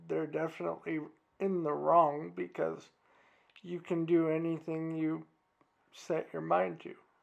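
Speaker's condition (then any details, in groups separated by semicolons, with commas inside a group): Cerebral palsy; from birth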